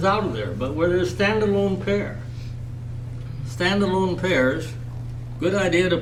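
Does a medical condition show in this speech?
No.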